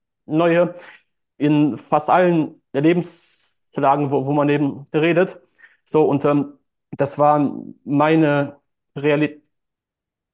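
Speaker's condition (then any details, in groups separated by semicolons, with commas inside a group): Stuttering; since childhood, hard in childhood, youth, school and nearly all speaking situations; compensates by outsourcing phone calls, social media and texting, speaks on stage; speech hangs at times, part-word repetitions; repeated sounds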